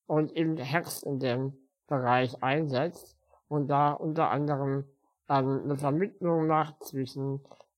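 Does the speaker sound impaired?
Yes: spinal muscular atrophy; physical disability.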